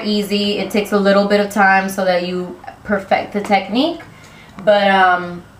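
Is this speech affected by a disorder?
No.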